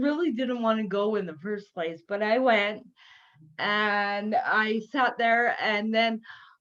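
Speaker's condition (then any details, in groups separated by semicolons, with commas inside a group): Cerebral palsy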